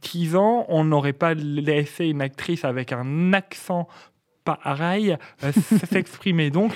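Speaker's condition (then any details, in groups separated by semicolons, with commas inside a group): Stuttering; stuttering since age 4, first misdiagnosed as Gilles de la Tourette, cause hypothesized as several traumas; prolonged sounds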